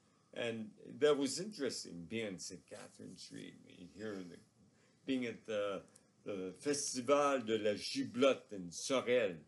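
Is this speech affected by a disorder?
Yes: ALS; progressive, about three years since onset, diagnosed two years ago.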